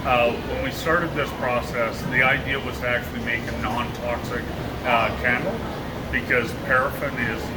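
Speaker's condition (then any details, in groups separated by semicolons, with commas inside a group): No condition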